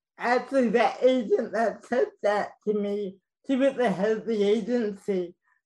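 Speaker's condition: Cerebral palsy; from birth, no breathing for 45 minutes at birth, gait mildly affected; speech mildly affected

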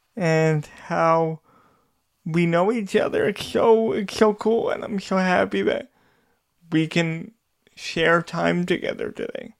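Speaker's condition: Cerebral palsy, spastic quadriplegia

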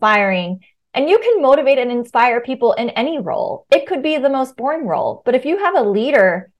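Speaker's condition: No condition

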